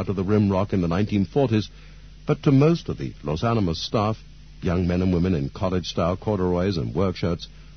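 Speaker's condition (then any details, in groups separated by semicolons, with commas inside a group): No condition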